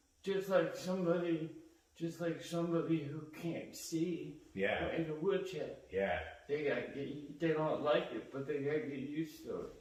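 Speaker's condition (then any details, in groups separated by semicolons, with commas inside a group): Cerebral palsy; cerebral palsy, congenital, diagnosed around age six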